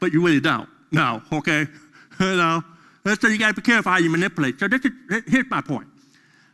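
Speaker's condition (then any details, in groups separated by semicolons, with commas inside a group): Deafness; deaf during school years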